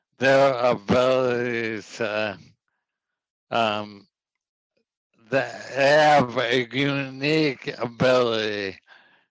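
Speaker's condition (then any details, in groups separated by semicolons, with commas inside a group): ALS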